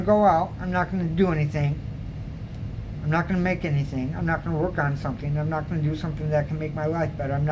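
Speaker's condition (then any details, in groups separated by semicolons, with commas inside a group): Cerebral palsy; mild; speech somewhat unclear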